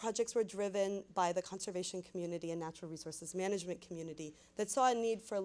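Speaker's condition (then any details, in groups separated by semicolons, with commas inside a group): No condition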